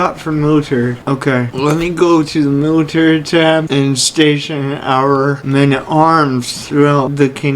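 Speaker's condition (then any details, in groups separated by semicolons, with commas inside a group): Cerebral palsy; only one hand usable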